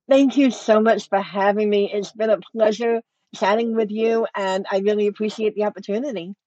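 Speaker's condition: Cleft lip and palate; congenital

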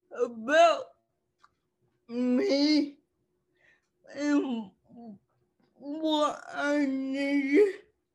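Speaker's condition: Cerebral palsy; people less willing to listen to own talking voice, uses songs to get point across

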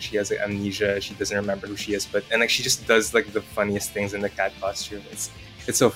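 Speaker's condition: No condition

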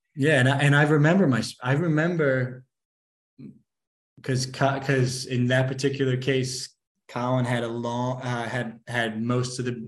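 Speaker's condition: Stuttering; hid stutter through avoidance in college, could be called covert, took one speech class at Penn State; hears self stutter in this interview, speaks weekly in front of people, does not overanalyze stutters; often told does not stutter, stutter differs from cousin Jack's, stuttered on some lines in large-audience speech; repeated sounds, repeated words

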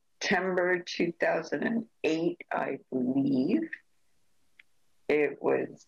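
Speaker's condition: Aphasia after stroke; aphasia from stroke caused by stent, right arm and leg paralysis, walking regained through rehab; affects ability to speak or process thoughts, thoughts reach mouth slowly

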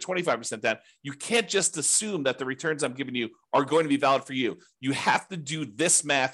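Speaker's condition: No condition

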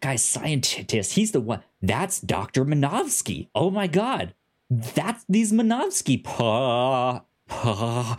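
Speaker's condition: Stutter; speech impediment, self-attributed to brain moving faster than mouth; stutter varies, good and bad days, some days cannot speak, talks fast when excited, mistaken by listeners for a bit; repeated sounds

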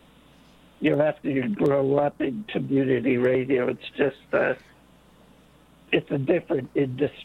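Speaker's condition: Late-onset Pompe disease; service dog Coppola from Canine Companions

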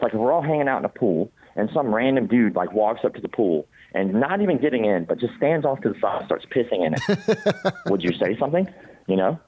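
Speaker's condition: Cleft palate; congenital

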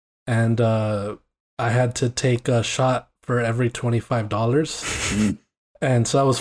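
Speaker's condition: No condition

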